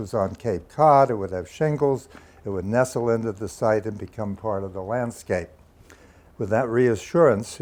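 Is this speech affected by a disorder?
No.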